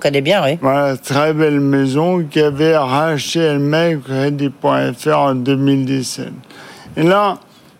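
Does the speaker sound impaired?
Yes: ALS (Charcot's disease); diagnosed about 2 years ago, first symptoms mistaken for tendinitis, many tests initially normal; brain left intact by the disease; difficult voice, hard to hear, viewers may need to raise TV volume or switch channel.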